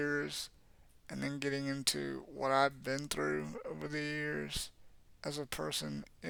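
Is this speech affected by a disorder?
Yes: cerebral palsy; has had speech therapy.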